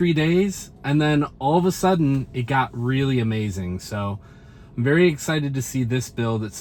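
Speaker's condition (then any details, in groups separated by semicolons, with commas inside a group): No condition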